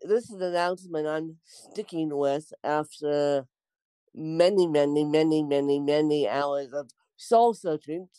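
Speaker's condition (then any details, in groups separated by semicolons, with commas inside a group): Cerebral palsy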